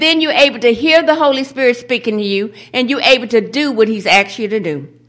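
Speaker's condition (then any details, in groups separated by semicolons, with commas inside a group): No condition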